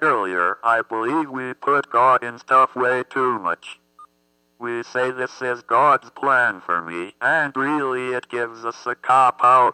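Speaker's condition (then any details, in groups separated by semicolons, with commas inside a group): Athetoid cerebral palsy; family couldn't understand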